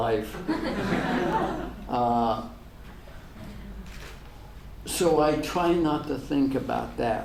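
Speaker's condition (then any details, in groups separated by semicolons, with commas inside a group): ALS; degenerative; diagnosed ten years ago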